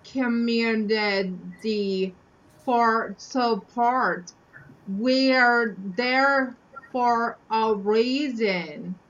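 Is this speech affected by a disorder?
Yes: aphasia after stroke; caused by stroke, one side not working, poor balance, cannot move hands, brain fog, custom AFO, knee brace; just under a year since stroke, speech therapy, cannot walk without AFO; could not speak at first, no slurred speech at onset, improved with therapy, still affected, varies, cannot sing.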